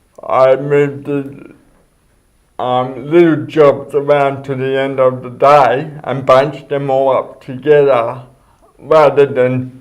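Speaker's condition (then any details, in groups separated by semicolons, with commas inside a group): Cerebral palsy; speech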